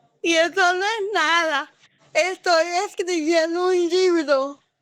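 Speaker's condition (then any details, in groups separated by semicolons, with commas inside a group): Cerebral palsy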